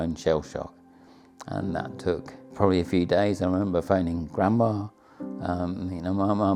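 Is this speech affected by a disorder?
Yes: motor neurone disease; uses wheelchair, extensive paralysis; diagnosed nine years ago, terminally ill; bad breathing.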